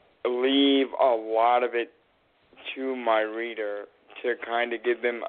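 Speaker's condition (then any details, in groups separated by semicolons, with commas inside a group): Cerebral palsy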